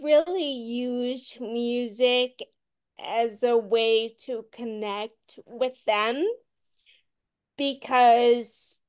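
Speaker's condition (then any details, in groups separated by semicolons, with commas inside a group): Friedreich's ataxia; voice worsened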